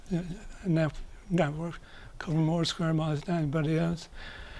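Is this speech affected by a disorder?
Yes: early onset Parkinson's disease.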